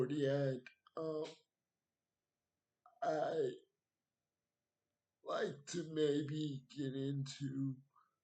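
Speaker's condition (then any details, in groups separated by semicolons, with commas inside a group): Cerebral palsy; wheelchair, needs transfer help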